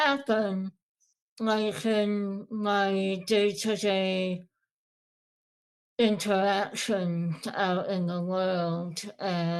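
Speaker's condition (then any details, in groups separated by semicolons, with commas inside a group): Moebius syndrome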